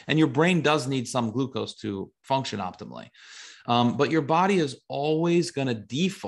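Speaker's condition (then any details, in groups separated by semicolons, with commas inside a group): No condition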